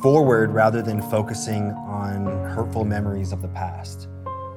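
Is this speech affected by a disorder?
No.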